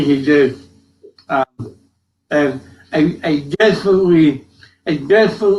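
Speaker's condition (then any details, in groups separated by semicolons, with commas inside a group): Cerebral palsy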